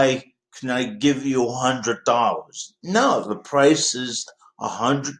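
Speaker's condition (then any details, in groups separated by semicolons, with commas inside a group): Cerebral palsy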